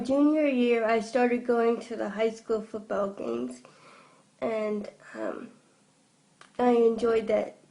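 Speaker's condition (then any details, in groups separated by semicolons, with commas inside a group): Cerebral palsy; from birth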